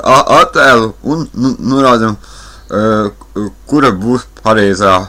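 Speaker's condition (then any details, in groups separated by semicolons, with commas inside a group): Cerebral palsy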